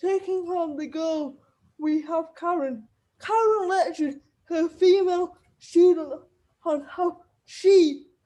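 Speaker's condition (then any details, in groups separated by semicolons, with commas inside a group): Cerebral palsy; wheelchair user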